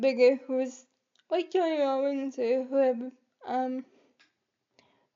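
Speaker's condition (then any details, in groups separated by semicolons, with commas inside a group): Cerebral palsy; quadriplegic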